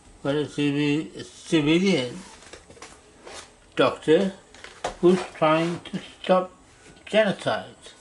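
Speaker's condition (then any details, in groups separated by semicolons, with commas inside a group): Parkinson's disease; hypersalivation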